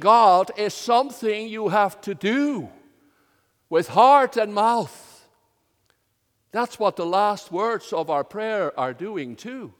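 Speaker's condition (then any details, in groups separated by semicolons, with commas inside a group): No condition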